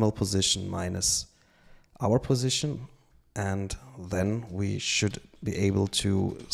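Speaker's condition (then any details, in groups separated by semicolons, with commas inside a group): No condition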